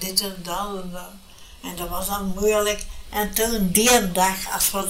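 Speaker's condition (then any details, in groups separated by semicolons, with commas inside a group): Brain hemorrhage; brain hemorrhage over 20 years ago, unable to speak afterwards; difficulty speaking, some letters no longer pronounceable, speaks less well than before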